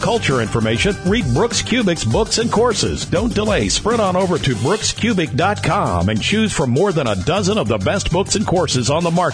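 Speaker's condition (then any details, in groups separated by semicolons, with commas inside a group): No condition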